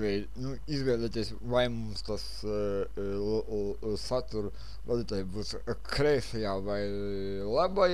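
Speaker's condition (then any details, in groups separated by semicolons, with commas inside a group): Cerebral palsy; since birth; speech not very clear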